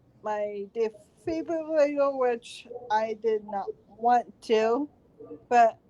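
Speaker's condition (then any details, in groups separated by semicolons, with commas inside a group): Cerebral palsy; since birth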